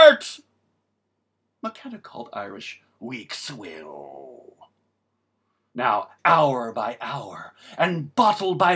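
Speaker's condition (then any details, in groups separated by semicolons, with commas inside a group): No condition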